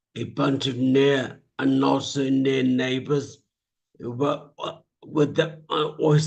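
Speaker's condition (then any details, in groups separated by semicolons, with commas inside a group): Traumatic brain injury; speech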